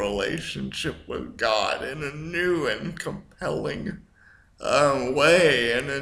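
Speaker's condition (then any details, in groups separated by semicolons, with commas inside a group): Cerebral palsy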